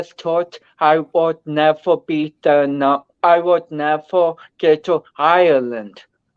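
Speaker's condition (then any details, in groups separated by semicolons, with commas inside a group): Cerebral palsy; speech affected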